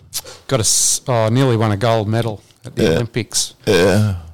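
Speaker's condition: No condition

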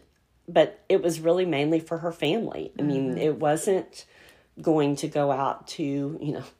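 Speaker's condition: Cleft palate; congenital

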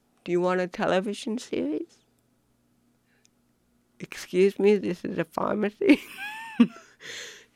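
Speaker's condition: Cerebral palsy; intentionally speaks as well as possible

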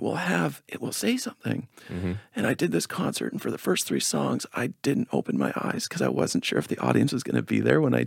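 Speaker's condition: Spasmodic dysphonia; onset age 18, worsened over years, linked to singing training, Botox every 6 weeks offered, energy healing; speaks in higher pinched tone to reliably get words out, lower voice inconsistent; lower voice less consistent, higher pitch more pinched but words get out

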